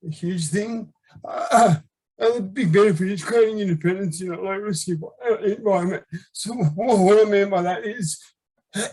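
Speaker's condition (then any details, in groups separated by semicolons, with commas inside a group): Left hemiplegia; left-sided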